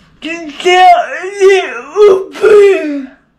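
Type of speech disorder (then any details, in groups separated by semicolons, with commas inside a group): Pseudobulbar dysarthria; cerebral palsy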